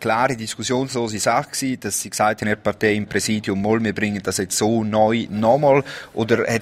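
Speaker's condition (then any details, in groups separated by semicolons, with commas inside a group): No condition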